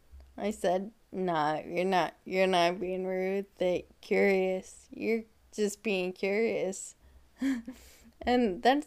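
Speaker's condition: Friedreich's ataxia; wheelchair user

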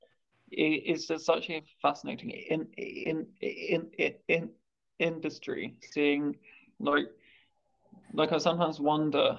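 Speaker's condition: Stammer; lifelong; varies, rarely stammers at office, awful working from home, more panic on stammer-related press talk; sometimes absent, sometimes really bad, goes when talking about passions like cars or stammering; repeated sounds, repeated words, prolonged sounds

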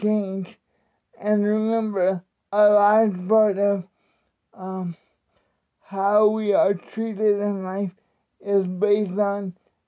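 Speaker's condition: Cerebral palsy; many physical tasks not possible

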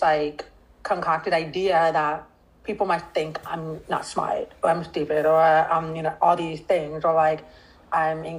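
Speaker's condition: Deafness, cochlear implant; congenital deafness, cochlear implant right, hearing aid left, implant revision surgery, off-ear Kanzo processor; no sound without implant or hearing aid, never learned sign language; deaf accent, speech differs from hearing speakers, communicates by spoken language

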